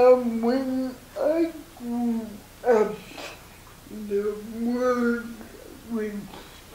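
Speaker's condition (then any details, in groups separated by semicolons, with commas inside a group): Cerebral palsy; speech impairment, cerebral palsy accent, hard to hear in noise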